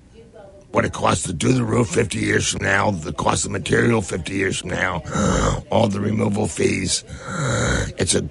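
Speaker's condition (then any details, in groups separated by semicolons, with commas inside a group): Head and neck cancer; stage 4, diagnosed about one year ago, local treatment throughout previous year; recent PET scan found no more cancer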